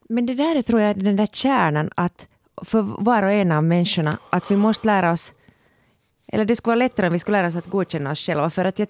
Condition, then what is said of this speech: No condition.